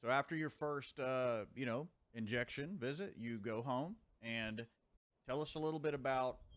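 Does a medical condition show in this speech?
No.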